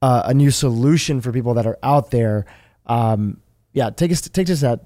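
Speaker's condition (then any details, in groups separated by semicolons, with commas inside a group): No condition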